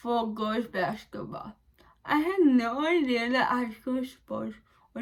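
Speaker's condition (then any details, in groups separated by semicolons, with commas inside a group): Cerebral palsy; balance, coordination and speech affected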